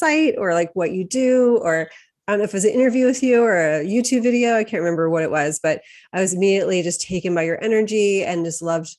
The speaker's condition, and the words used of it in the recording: None; typical speech.